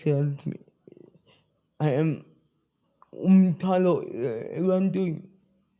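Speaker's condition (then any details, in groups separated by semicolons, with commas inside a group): Spastic cerebral palsy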